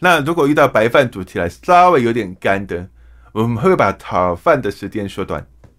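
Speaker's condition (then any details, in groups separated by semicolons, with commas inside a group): Hearing impairment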